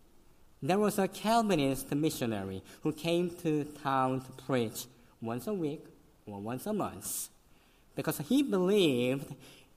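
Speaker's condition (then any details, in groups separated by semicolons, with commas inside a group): Cleft lip and palate; congenital, severe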